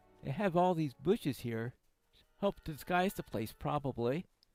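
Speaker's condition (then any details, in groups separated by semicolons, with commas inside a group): No condition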